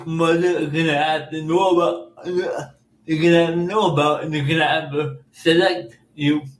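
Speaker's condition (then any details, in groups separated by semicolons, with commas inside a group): Cerebral palsy; cerebral palsy from birth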